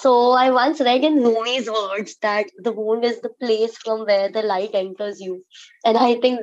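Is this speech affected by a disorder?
Yes: cleft lip and palate; multiple surgeries.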